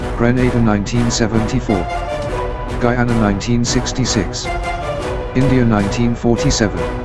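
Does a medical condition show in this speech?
No.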